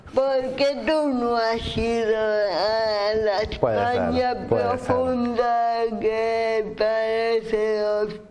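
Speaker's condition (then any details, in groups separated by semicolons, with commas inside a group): Cerebral palsy; speaks with difficulty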